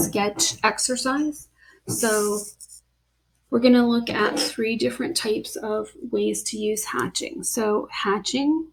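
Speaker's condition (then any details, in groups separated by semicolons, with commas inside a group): No condition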